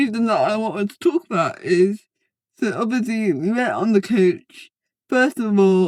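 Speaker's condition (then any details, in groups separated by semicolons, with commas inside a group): Cerebral palsy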